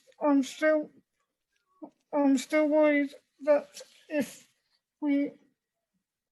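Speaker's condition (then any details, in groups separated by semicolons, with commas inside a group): Cerebral palsy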